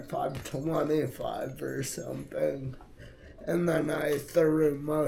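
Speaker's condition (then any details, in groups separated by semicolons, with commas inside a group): Multiple sclerosis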